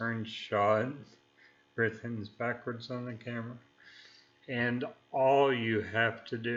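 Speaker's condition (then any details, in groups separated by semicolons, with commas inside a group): Neurological disease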